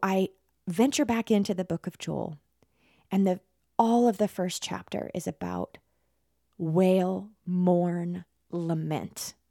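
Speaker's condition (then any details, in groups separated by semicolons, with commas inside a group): No condition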